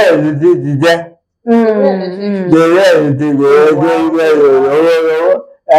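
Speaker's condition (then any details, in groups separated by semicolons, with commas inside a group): Cerebral palsy; from birth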